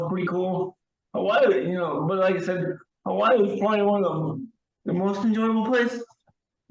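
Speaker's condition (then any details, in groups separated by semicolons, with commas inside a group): Cerebral palsy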